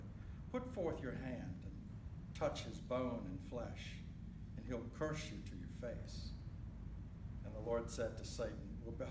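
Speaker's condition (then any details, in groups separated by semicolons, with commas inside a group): No condition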